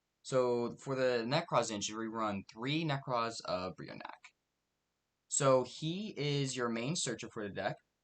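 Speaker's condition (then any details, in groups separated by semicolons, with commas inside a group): No condition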